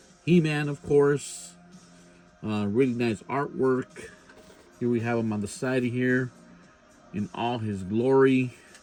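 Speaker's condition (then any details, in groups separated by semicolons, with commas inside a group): No condition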